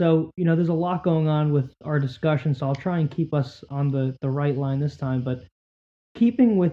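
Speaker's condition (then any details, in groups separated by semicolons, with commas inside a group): No condition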